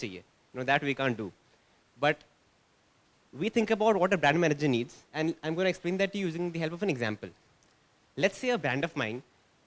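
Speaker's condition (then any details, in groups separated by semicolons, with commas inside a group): No condition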